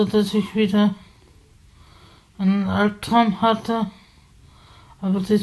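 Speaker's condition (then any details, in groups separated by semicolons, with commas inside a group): Spasticity from birth; multiple sclerosis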